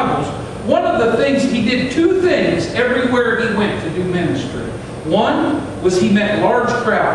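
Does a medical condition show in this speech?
No.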